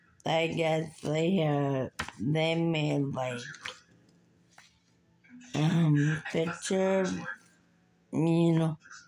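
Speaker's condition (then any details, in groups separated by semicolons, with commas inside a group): Muscular dystrophy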